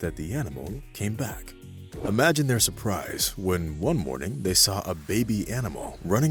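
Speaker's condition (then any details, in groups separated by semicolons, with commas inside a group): No condition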